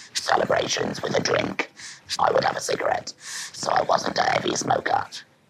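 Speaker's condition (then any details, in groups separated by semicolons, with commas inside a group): Laryngectomy after larynx cancer; larynx cancer recurred, laryngectomy, voice box removed; cancer-free, ongoing rehabilitation, about six years since diagnosis; voice change was early symptom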